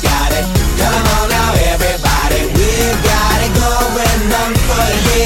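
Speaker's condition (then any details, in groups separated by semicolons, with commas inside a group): No condition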